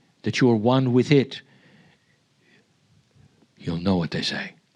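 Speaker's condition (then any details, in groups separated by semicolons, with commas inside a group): No condition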